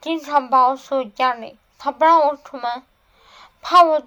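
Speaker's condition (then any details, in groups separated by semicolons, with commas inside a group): Cerebellar atrophy, hereditary; familial, mother, uncle and aunt died of it, untreatable, slurred speech first, then weak hands, no medication, about ten years given; muffled articulation, tongue not nimble, listeners struggle to understand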